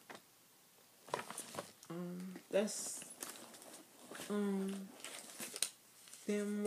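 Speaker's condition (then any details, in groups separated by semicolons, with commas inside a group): Speech impairment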